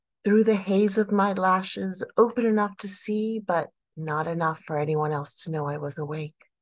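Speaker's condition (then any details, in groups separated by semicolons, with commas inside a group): No condition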